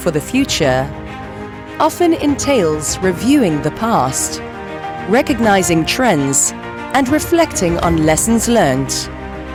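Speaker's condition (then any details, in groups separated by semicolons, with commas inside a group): No condition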